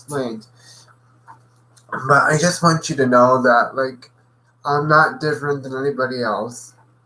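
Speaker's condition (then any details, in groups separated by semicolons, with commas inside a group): Cerebral palsy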